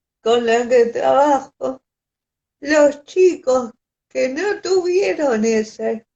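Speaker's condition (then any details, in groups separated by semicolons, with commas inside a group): Cerebral palsy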